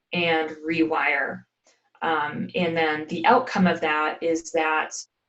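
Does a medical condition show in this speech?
No.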